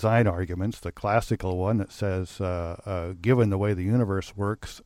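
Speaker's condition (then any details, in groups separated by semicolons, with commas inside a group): No condition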